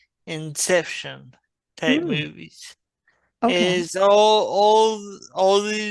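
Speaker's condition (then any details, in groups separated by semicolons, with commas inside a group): Traumatic brain injury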